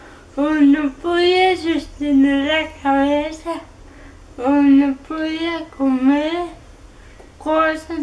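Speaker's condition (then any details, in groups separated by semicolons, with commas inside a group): Cerebral palsy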